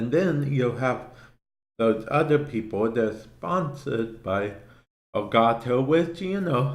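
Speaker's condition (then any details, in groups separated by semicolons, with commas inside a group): Cerebral palsy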